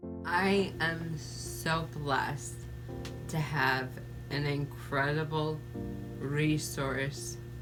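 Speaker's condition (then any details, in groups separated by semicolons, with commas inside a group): ALS; slightly altered from tongue difficulty, harder swallowing, no sound when breathless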